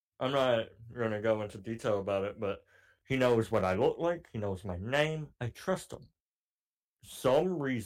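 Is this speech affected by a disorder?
Yes: cleft palate; cleft palate since childhood.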